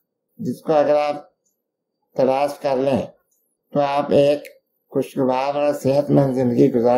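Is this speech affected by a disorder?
Yes: Duchenne muscular dystrophy.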